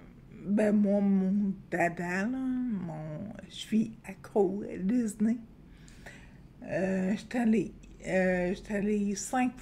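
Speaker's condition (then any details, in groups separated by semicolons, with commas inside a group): Friedreich's ataxia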